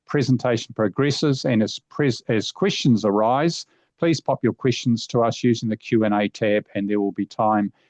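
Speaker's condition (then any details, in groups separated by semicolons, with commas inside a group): No condition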